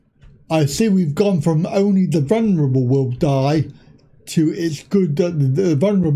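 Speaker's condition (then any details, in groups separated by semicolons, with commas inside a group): Cerebral palsy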